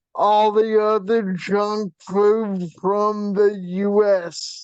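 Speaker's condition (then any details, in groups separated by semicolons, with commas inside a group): Vp shunt failure, brain pressure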